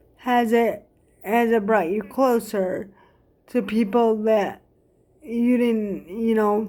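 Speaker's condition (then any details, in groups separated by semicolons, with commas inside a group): Cerebral palsy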